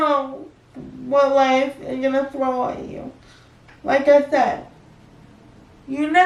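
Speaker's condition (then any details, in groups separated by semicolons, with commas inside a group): Cerebral palsy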